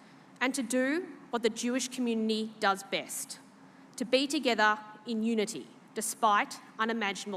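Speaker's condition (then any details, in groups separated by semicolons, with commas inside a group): No condition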